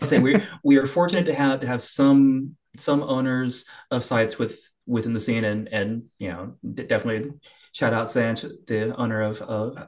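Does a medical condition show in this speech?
Yes: stuttering; frequent stuttering across past recordings; avoids saying full code name, too many syllables; here repeated sounds, repeated words.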